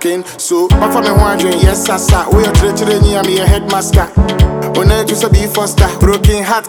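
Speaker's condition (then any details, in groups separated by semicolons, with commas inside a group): No condition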